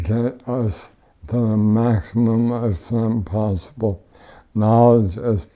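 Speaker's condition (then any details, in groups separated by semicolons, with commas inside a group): ALS; tracheotomy, ventilator, wheelchair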